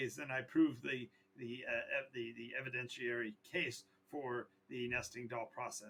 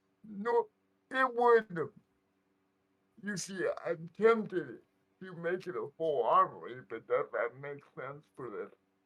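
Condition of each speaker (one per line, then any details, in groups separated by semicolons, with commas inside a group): No condition
Cerebral palsy; right side weaker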